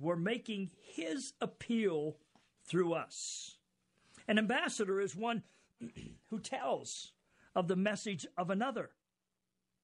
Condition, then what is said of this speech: No condition.